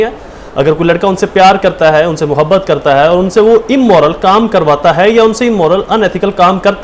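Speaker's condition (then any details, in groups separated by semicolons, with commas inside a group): No condition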